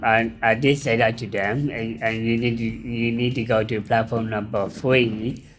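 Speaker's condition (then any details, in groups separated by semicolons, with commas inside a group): Down syndrome; intellectual disability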